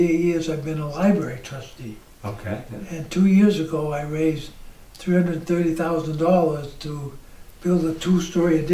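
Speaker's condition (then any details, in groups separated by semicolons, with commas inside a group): ALS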